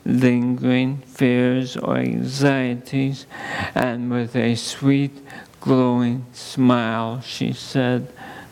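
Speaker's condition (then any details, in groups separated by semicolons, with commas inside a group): ALS; under neurologist care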